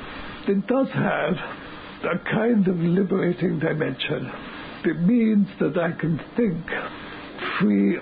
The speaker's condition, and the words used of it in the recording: ALS (motor neuron disease). But I'm also completely free to think and talk and imagine and argue unrestrained by the usual physical limitations.